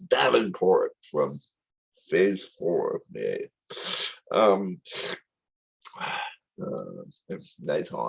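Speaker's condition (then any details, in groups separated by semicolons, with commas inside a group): Tongue cancer surgery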